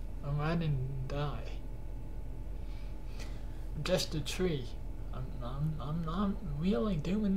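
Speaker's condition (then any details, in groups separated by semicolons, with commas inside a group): Cerebral palsy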